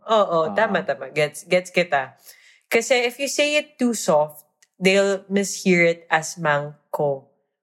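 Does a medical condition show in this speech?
No.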